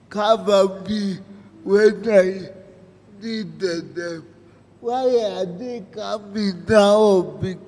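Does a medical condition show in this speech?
Yes: cerebral palsy; present from birth; about 34 years since onset.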